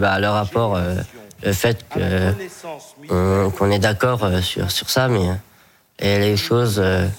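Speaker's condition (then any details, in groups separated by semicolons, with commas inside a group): Down syndrome (trisomy 21)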